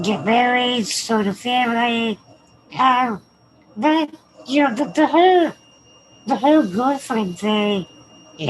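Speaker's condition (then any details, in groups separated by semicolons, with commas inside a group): Spinal muscular atrophy; wheelchair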